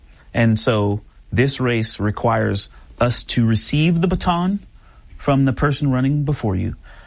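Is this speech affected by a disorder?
No.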